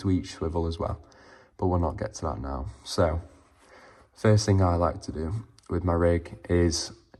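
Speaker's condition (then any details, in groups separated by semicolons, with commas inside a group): No condition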